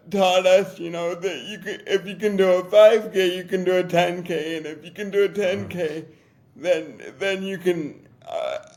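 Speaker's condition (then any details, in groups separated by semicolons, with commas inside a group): Cerebral palsy; difficult to talk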